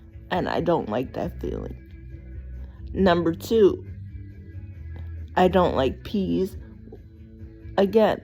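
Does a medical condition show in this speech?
Yes: cerebral palsy; two metal back implants.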